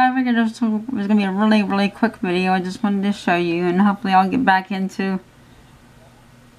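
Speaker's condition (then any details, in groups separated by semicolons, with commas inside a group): Cerebral palsy; hands affected, shaking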